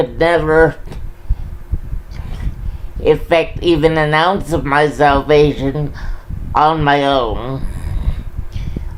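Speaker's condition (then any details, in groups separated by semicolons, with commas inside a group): Cerebral palsy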